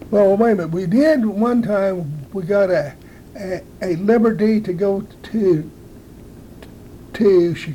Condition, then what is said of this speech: Stuttering. But when they started working on my you see, I still stammer a little.